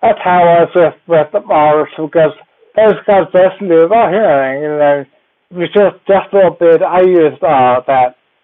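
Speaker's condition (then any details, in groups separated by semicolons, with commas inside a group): Cerebellar ataxia; team helps up and down stairs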